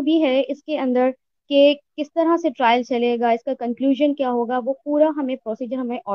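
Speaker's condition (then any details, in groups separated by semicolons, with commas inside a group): No condition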